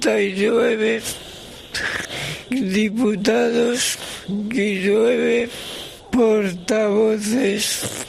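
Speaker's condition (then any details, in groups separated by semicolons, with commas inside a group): ALS, speech-generating device; uses special eye-tracking viewer to move tablet mouse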